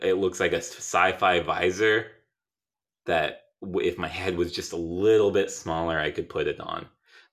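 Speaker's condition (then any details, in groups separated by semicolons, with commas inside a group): No condition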